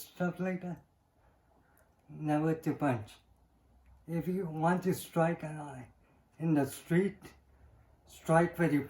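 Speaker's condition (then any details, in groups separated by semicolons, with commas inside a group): Cerebral palsy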